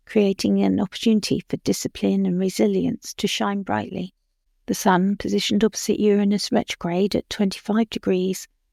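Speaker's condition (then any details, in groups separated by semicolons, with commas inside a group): No condition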